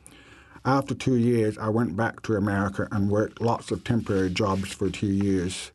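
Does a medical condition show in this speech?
Yes: deafness; diagnosed at 8 years old, attended Atlanta Speech School and Druid Hills High School in America until 16.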